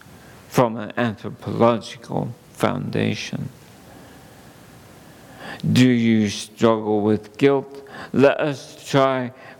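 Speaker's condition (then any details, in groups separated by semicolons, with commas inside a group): ALS; seeing doctors for multiple organic issues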